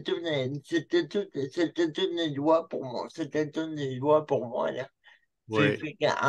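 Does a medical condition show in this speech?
Yes: cerebral palsy; from birth, spastic diplegia, affects motor skills and mobility.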